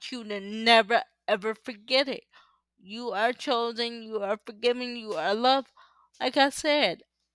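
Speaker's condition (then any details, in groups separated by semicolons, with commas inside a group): Cerebral palsy; uses power wheelchair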